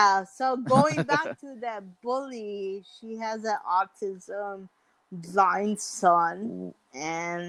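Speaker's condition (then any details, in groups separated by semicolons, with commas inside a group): Mild cerebral palsy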